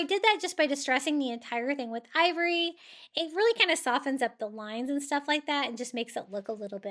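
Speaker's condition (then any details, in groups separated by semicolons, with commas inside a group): No condition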